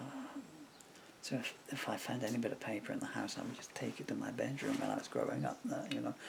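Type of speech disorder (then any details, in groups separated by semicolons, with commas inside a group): Bulbar dysarthria; progressive bulbar palsy (MND)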